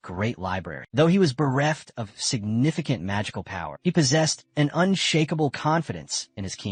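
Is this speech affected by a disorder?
No.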